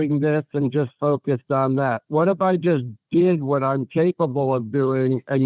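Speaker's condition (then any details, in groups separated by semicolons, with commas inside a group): ALS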